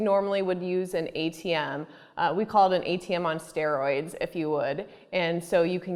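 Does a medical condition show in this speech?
No.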